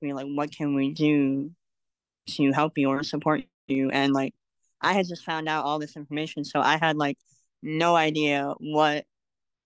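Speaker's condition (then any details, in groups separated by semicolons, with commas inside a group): Cleft lip and palate; congenital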